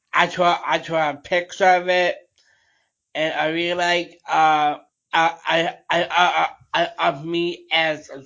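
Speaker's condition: Down syndrome

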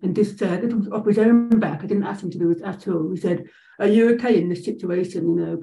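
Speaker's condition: Deafness; profound hearing loss

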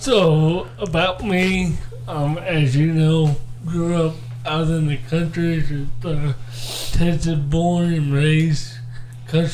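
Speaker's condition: Cerebral palsy; audible speech impediment, speech only affected function

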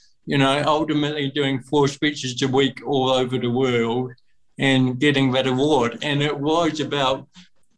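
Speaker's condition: Cerebral palsy; flexibility and stretching help

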